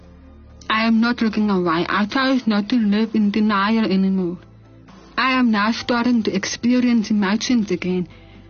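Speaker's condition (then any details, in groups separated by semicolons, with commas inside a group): 97% hearing loss, severe; 97% hearing loss since childhood, struggled understanding in hearing school, cochlear implants for last 6 years; hearing brought up to 80% with cochlear implants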